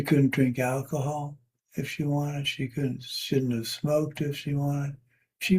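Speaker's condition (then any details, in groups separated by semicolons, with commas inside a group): Parkinson's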